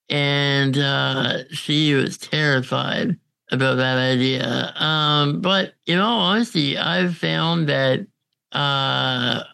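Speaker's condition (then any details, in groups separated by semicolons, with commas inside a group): Congenital muscular dystrophy; uses ventilator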